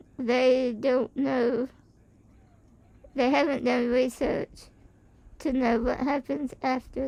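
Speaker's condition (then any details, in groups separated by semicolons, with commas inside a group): Spinal muscular atrophy type 2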